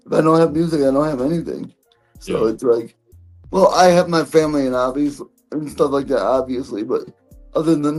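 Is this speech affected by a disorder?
Yes: cerebral palsy; present from birth.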